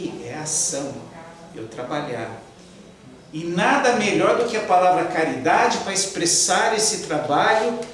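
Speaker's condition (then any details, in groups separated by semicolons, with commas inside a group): No condition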